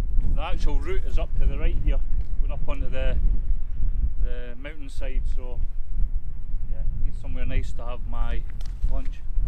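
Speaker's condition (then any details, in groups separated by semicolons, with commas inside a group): No condition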